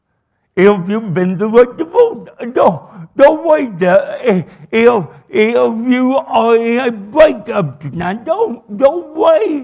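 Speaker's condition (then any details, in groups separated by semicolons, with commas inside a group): Cerebral palsy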